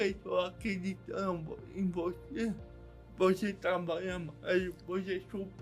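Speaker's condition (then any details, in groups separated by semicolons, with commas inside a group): Cerebral palsy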